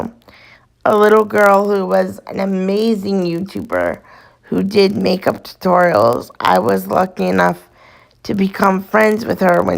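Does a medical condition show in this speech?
Yes: cerebral palsy.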